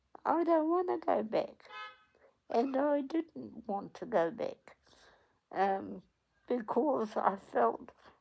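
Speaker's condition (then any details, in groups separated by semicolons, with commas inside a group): Cerebral palsy; onset at 8 days old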